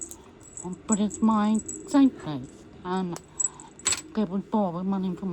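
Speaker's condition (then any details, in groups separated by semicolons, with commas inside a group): MND; voice may be difficult to understand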